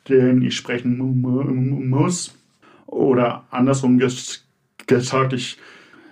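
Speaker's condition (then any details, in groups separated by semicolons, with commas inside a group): Stuttering; developmental, lifelong, possibly inherited, father stuttered, brother fluent, logopedic speech therapy, constant since second grade; not at all fluent, blocks, repetitions, filler hesitations, stutters even in dreams, fluent in writing; repeated sounds, repeated words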